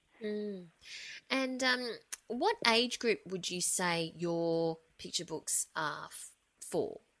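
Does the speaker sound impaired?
No.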